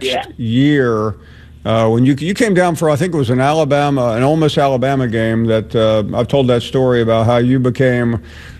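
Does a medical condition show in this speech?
No.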